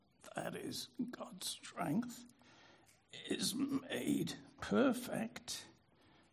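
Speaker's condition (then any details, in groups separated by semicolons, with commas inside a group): Spasmodic dysphonia; cause unknown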